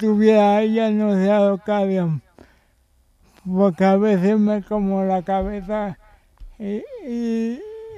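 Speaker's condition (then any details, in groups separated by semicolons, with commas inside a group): Cerebral palsy; extra support for daily living since birth, Aspace Sevilla day centre for stimulation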